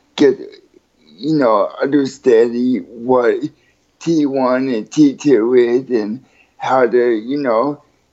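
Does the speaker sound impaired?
Yes: cerebral palsy; spastic quadriplegic cerebral palsy since childhood, uses wheelchair, adapted wheelchair sports.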